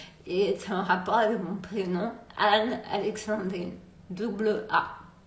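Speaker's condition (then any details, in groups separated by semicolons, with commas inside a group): Multiple sclerosis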